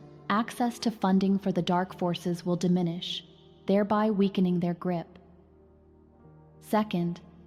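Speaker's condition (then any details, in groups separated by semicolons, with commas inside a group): No condition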